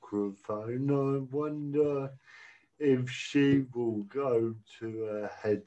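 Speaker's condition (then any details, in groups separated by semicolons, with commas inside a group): Cerebral palsy; speech sounds unusual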